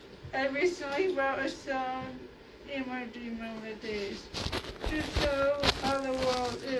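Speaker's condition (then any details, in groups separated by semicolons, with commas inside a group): Cerebral palsy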